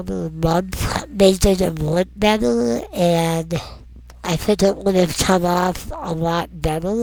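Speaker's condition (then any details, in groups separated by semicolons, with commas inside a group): Non-progressive muscular dystrophy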